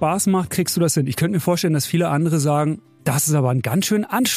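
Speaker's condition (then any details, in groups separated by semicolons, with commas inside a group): No condition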